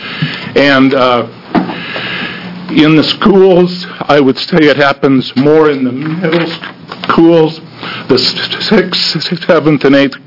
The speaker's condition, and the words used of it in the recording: Stuttering. I'm a speech pathologist, retired from the Salem Kaiser District, and it's obvious that I stutter.